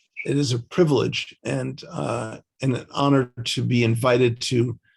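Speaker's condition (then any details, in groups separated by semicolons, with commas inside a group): No condition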